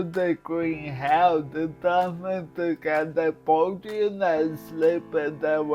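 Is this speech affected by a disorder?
Yes: cerebral palsy.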